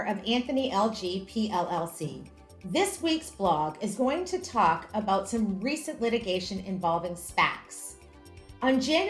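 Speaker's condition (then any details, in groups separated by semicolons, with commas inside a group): No condition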